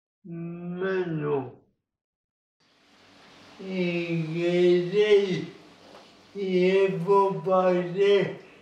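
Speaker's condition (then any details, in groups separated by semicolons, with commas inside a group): Cerebral palsy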